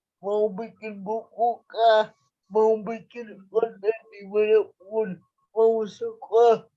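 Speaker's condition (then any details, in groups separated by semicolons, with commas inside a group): Cerebral palsy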